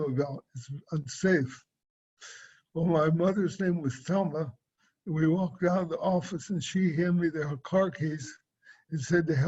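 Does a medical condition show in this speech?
Yes: cerebral palsy; swallowing and speech.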